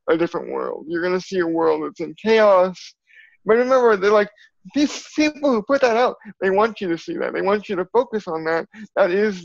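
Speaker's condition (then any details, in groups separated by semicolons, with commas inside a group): Cerebral palsy; from birth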